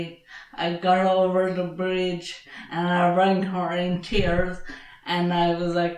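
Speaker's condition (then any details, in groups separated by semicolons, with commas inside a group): Traumatic brain injury; severe, car crash, cognitive challenges; several years since injury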